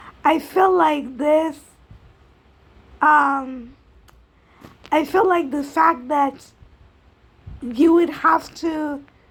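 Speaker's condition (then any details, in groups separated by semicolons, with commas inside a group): Cerebral palsy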